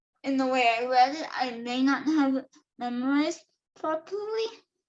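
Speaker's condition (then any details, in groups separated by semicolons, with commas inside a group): Cerebral palsy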